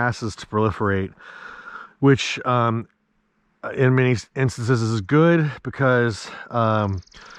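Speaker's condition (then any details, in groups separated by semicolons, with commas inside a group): No condition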